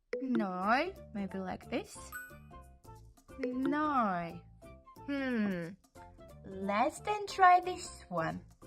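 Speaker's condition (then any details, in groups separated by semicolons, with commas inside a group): No condition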